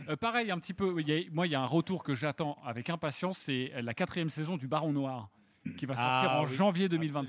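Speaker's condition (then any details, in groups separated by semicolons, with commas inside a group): No condition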